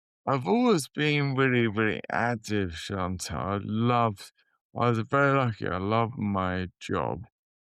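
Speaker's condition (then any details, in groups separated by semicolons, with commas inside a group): Motor neurone disease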